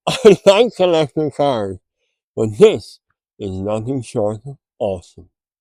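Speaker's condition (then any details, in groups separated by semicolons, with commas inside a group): Mouth cancer surgery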